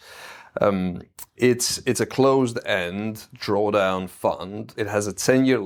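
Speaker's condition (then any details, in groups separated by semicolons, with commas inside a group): No condition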